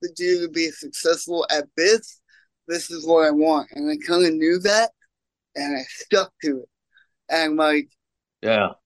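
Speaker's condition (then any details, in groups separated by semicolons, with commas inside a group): Cerebral palsy; congenital, lack of oxygen at birth, stroke-like state, left side of body, walks unassisted with limp; pulled groin muscle in bowling league, cannot walk, uses walker, band helps on and off stages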